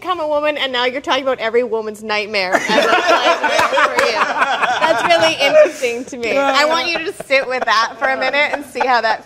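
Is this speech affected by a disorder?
No.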